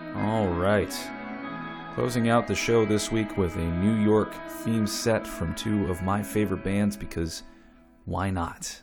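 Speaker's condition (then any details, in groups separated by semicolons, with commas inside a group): No condition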